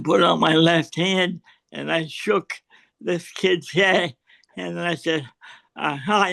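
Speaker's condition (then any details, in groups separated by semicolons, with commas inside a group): Cerebral palsy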